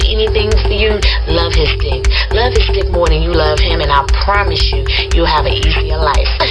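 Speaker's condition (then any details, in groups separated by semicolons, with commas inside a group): No condition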